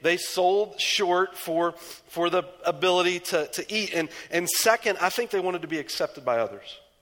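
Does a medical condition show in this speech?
No.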